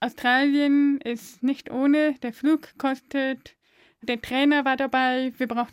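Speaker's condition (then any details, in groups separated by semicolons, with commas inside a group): Deafness; deaf since birth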